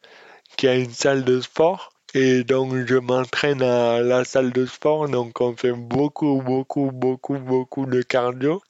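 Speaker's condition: Dystonia; congenital

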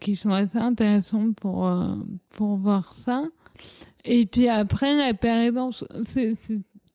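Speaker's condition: Cerebral palsy; childhood speech

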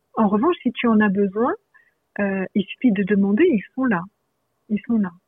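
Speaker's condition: No condition

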